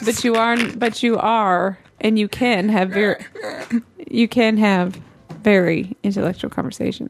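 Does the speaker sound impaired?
No.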